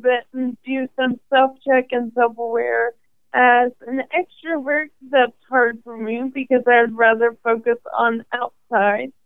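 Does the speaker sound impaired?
Yes: ALS; probable category at diagnosis, first symptoms in hand, diagnosed at 27 after 18 months; 5.5 years since diagnosis, considering walking device, sees speech and respiratory therapists, must catch breath.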